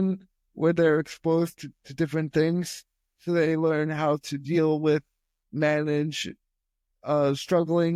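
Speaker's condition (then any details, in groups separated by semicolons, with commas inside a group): Spastic quadriplegic cerebral palsy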